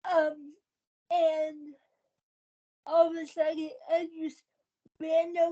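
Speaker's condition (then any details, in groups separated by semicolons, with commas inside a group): Cerebral palsy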